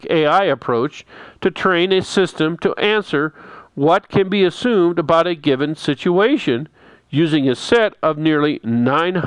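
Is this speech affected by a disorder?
No.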